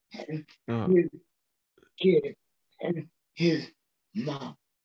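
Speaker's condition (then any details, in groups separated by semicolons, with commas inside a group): Cerebral palsy; wheelchair user; severe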